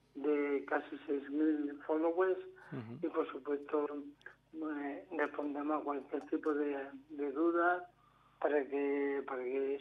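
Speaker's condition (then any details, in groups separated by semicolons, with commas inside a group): Amyotrophic lateral sclerosis; progressive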